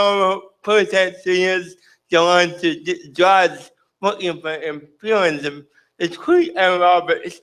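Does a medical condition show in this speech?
Yes: cerebral palsy; present from birth, drug-induced brain damage.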